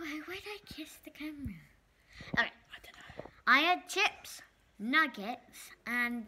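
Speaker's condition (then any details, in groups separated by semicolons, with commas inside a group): No condition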